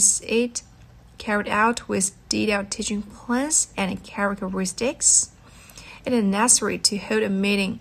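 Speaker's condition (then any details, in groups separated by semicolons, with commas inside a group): No condition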